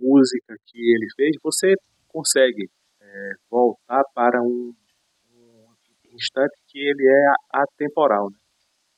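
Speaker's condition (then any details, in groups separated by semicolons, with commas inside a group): Stuttering; speech disfluency; mild today, says speech is fairly good today; stutters a little, pauses on syllables, speech cuts out briefly, needs time to speak; repeated sounds, blocks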